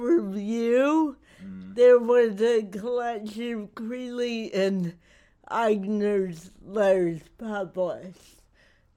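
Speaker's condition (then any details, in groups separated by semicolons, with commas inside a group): Cerebral palsy; wears down with age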